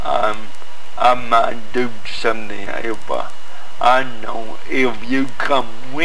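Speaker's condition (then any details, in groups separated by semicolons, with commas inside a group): Cerebral palsy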